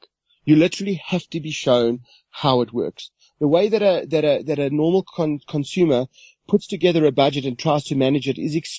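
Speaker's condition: No condition

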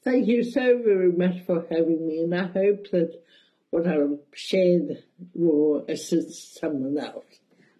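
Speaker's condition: Cerebral palsy, mild; speech mildly affected

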